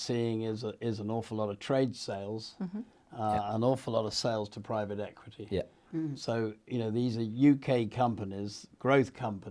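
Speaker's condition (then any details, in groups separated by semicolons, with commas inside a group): No condition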